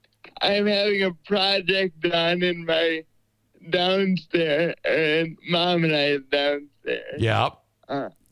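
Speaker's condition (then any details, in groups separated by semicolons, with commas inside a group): Cerebral palsy; diagnosed in early infancy after neonatal care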